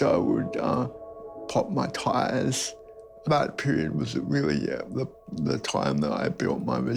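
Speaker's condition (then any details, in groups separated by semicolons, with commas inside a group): Cerebral palsy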